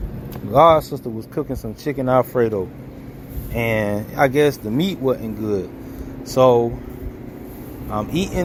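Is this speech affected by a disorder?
No.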